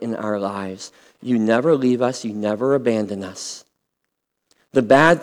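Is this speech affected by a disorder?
Yes: cleft lip and palate; congenital.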